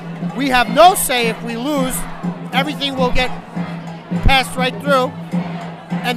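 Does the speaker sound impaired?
No.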